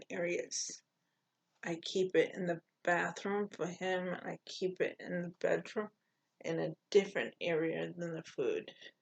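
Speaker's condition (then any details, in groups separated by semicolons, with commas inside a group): Cerebral palsy; poor balance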